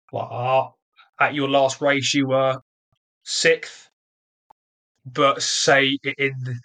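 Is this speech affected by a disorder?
Yes: stutter; developmental, onset early childhood, lifelong, more severe during trial, barely able to speak first six months in prison; stutters during this interview; ignores disfluencies and keeps talking, media presence trained as main focus; here repeated sounds, blocks.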